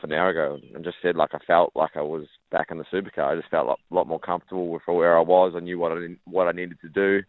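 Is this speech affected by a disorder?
No.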